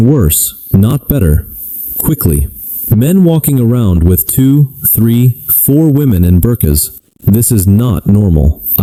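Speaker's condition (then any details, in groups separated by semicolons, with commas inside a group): No condition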